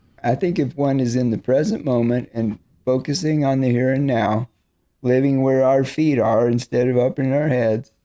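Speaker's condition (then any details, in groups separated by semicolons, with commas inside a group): ALS; progressive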